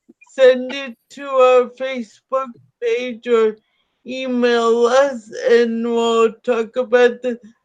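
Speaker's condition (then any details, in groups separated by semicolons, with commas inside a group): Cerebral palsy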